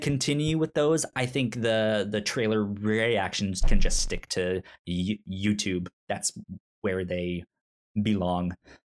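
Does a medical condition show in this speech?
Yes: stutter; stutter since childhood, cause unknown, explained as brain moving faster than mouth, speech therapy in elementary school; stutter when talking; here repeated sounds, repeated words.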